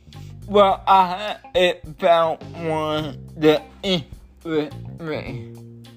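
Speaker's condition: Cerebral palsy

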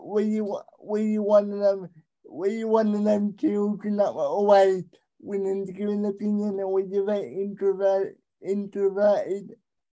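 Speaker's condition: Cerebral palsy; arms affected

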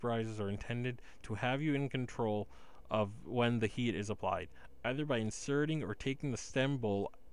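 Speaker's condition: No condition

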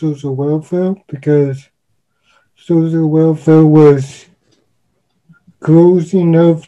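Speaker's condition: Cerebral palsy; uses wheelchair

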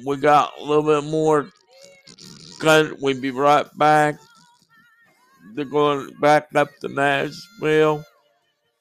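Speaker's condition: Cerebral palsy and muscular dystrophy; born typical

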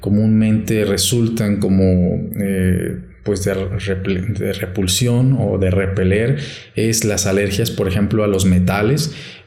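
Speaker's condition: No condition

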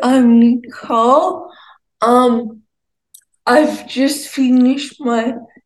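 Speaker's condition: Cerebral palsy, ataxia; walks short distances, mostly uses wheelchair, muscles tense more when told to relax

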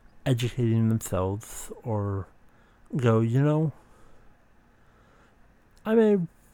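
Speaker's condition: Speech impediment

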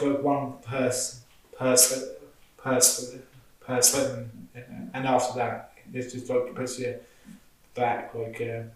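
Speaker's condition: Stutter; stammer present since school years; difficulty saying things at work raising safety concerns, speech reportedly different when drunk; repeated sounds, repeated words, prolonged sounds

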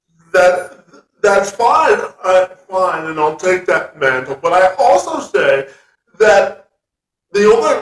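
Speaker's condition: Cerebral palsy; spastic quadriplegic

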